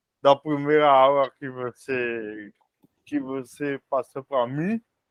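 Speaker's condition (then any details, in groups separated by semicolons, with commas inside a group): Spastic cerebral palsy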